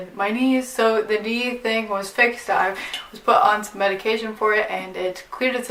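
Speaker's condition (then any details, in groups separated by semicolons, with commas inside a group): No condition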